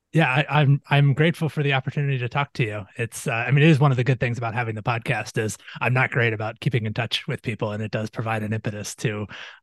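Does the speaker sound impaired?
No.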